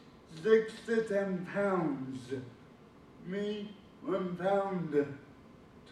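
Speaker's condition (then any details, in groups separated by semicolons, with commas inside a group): Cerebral palsy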